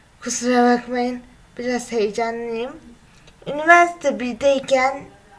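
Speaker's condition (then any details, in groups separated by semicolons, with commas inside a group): Cerebral palsy; 23 years with condition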